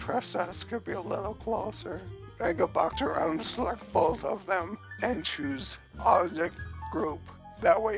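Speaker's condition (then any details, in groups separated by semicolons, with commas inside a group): Cerebellar ataxia from brain tumour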